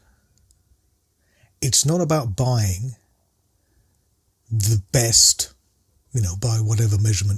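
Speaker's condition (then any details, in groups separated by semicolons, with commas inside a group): No condition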